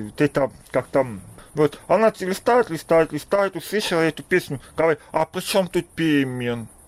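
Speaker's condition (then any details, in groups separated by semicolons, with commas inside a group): Deafness; congenital deafness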